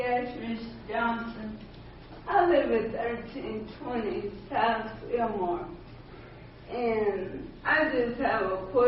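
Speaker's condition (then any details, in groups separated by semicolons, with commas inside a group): Cerebral palsy; condition affects how speaker talks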